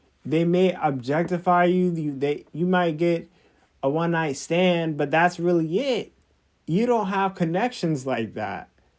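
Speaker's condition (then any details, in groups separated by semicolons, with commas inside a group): No condition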